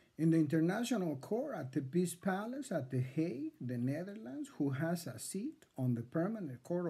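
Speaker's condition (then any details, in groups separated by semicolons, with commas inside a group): No condition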